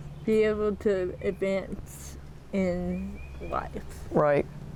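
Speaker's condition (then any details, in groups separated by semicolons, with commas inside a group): Athetoid cerebral palsy, moderate; may be difficult to understand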